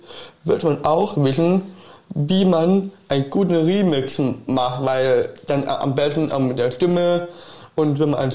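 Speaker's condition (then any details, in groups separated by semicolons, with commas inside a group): Down syndrome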